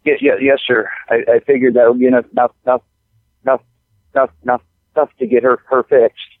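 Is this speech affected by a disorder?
Yes: stutter; severe stutter, one useless leg; part-word, syllable and word repetitions, cut-off words, fillers, laughter; here repeated words.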